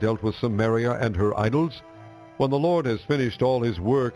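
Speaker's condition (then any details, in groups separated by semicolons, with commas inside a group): No condition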